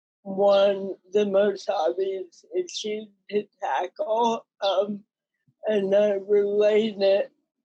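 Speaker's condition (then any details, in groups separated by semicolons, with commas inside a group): Cerebral palsy; mild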